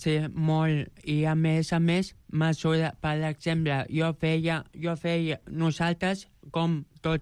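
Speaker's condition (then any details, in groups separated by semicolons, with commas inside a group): Joubert syndrome; present from birth; age 29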